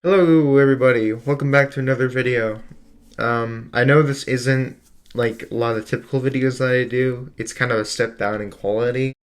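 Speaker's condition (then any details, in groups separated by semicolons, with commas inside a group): No condition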